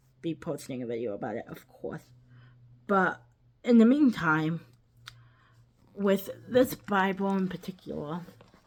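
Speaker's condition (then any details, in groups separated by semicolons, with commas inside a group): Cerebral palsy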